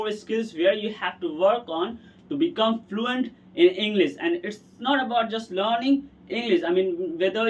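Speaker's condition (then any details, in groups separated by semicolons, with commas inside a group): No condition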